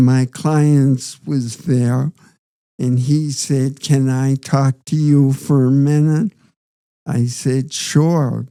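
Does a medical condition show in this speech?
Yes: Parkinson's disease.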